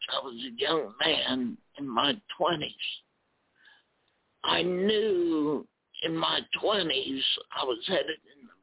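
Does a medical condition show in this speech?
Yes: spasmodic dysphonia; recent Botox injections into vocal cords.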